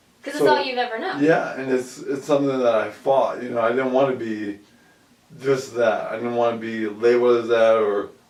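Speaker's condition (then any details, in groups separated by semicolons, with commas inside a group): ALS; about 2 years since onset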